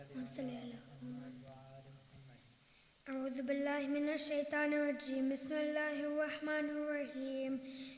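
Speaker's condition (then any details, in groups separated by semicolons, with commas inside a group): No condition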